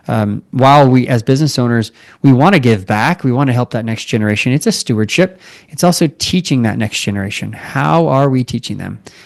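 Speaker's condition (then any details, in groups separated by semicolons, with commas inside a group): No condition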